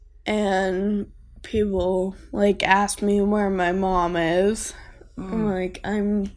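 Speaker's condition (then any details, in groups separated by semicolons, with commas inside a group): Friedreich's ataxia; degenerative neuromuscular disorder, balance off before freshman year, diagnosed by geneticist after year of testing; age 20, wheelchair user, scoliosis, physical therapy, slowly progressing, no current cure or treatment; slurred speech, sounds vocally different from peers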